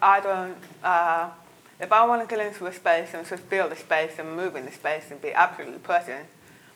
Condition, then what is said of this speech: Deafness. I grew up oral and I still continue to be oral.